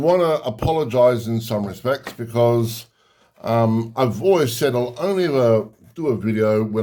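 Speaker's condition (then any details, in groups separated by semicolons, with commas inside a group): No condition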